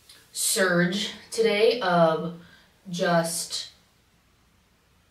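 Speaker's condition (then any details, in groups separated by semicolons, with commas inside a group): No condition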